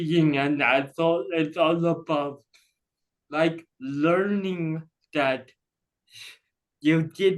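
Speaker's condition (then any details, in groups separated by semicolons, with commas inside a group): Cerebral palsy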